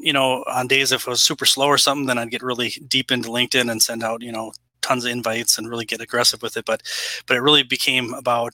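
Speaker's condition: No condition

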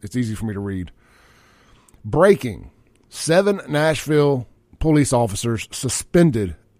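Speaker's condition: No condition

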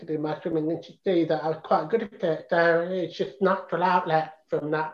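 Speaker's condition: Profound deafness, congenital profound deafness; learned to speak via speech trainer, mimicking mother's sounds, hours daily, uses sign language socially

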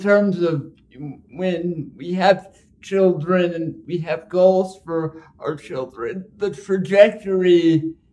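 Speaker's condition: Cerebral palsy; ride-sharing like Uber an obstacle

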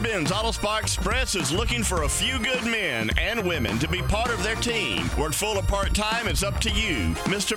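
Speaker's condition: No condition

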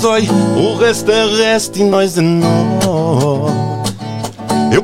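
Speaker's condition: No condition

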